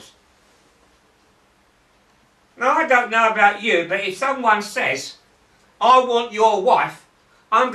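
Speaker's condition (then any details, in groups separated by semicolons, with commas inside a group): No condition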